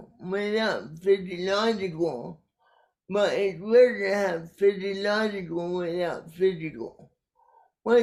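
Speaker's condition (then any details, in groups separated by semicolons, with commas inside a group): Cerebral palsy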